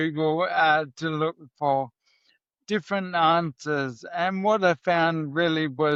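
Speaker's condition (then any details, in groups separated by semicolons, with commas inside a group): MND; voice may sound shaky from clonus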